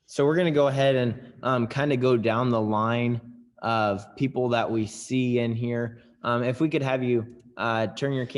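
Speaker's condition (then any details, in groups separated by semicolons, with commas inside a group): No condition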